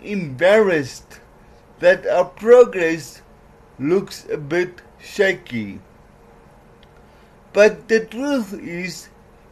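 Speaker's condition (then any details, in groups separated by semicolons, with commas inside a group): Cerebral palsy; some words unclear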